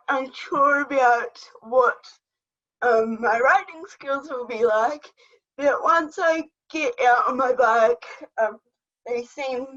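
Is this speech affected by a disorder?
Yes: cerebral palsy; age 22.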